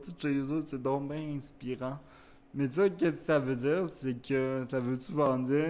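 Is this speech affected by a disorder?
Yes: cerebral palsy; wheelchair use.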